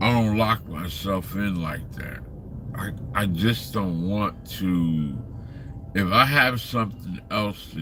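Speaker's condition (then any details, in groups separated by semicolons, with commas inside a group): Slurred speech; still slurs words occasionally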